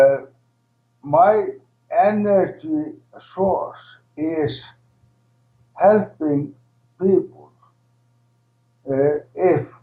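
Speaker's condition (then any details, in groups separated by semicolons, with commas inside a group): ALS, primary lateral sclerosis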